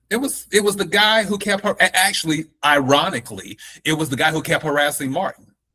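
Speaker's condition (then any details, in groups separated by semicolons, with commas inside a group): No condition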